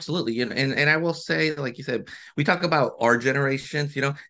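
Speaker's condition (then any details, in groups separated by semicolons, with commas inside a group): No condition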